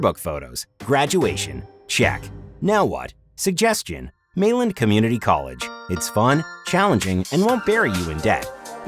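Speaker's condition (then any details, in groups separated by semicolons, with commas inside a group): No condition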